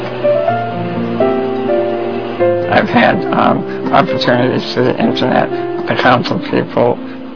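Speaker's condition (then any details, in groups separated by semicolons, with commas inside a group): Spinal muscular atrophy; depends on voice for everything, uses voice recognition computer system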